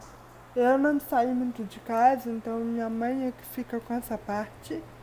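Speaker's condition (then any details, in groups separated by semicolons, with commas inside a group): Cerebral palsy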